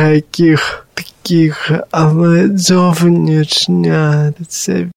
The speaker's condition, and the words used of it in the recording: Cerebral palsy. От коли я розговорюю в мікрофон, я лякаюсь, а хто це говорить.